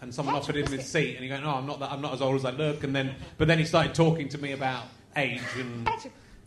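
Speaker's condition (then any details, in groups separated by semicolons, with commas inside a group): No condition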